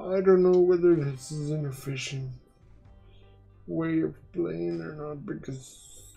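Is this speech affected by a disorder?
Yes: quadriplegic cerebral palsy; uses one hand.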